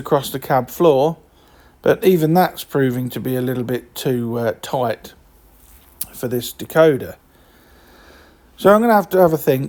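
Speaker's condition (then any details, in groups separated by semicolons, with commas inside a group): No condition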